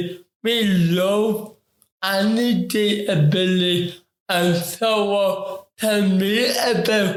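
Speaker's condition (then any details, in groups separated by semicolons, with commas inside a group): Ataxic cerebral palsy; affects talking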